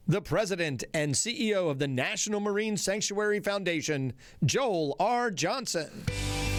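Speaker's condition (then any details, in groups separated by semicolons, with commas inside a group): No condition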